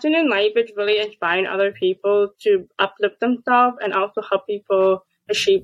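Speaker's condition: Deafness, hard of hearing

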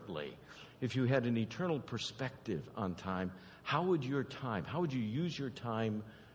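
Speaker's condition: No condition

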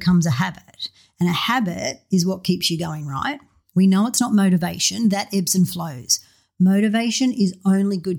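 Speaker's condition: No condition

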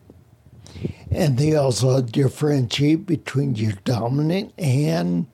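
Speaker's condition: Spinocerebellar ataxia; speech impediment

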